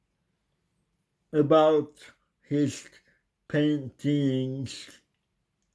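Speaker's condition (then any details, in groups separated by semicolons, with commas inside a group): Cerebral palsy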